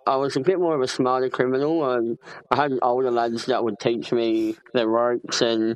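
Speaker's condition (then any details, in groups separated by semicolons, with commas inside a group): Cleft palate; congenital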